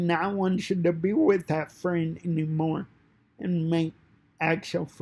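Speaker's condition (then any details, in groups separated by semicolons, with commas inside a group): Cerebral palsy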